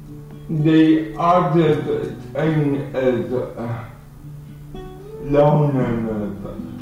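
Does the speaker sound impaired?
Yes: cerebral palsy; speaking in short recorded video testimony played during lecture.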